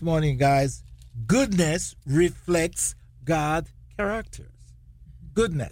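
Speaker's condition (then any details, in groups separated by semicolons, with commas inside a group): No condition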